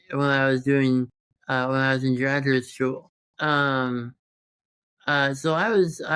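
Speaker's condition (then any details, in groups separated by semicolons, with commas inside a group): Congenital muscular dystrophy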